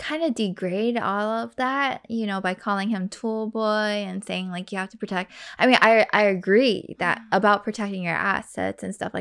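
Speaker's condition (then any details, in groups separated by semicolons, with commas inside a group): No condition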